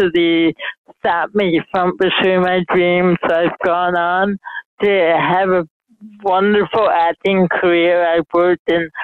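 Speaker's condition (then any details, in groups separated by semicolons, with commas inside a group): Mild cerebral palsy; mild, since birth; speech affected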